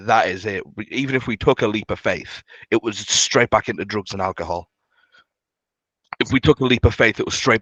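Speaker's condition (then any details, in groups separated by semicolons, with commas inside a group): No condition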